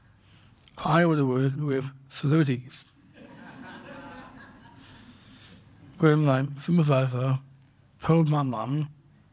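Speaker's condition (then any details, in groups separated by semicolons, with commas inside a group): Down syndrome; congenital, diagnosed at birth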